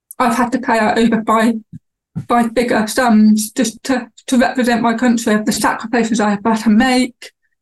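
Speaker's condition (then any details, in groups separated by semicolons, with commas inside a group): Deafness, lost hearing around age 4; cochlear implant; new implant not restoring hearing, awaiting electrode pull-back surgery, left ear under speech banana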